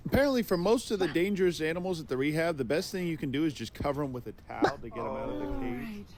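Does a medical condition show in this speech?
No.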